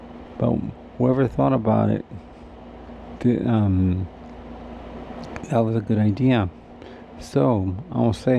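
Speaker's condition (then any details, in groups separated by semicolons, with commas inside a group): Cerebral palsy; difficulty eating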